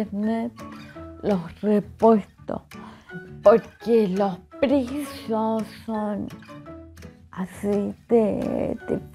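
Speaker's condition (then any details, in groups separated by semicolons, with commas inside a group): Cerebellar ataxia; progressed from cane to walker, walker no longer sufficient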